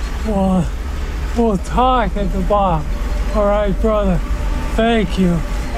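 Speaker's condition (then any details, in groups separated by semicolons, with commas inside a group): Parkinson's disease; diagnosed as teenager; age about 60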